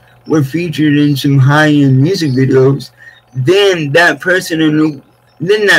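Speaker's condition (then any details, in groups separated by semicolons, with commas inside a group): Cerebral palsy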